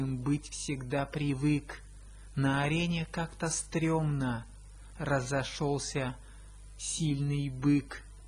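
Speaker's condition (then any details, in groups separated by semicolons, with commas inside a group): No condition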